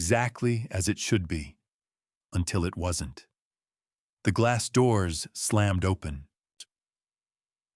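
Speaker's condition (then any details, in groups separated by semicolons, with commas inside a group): No condition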